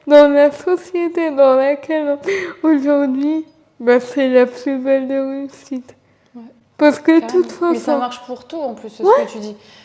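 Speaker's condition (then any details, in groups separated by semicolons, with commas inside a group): Cerebral palsy; from birth, uses wheelchair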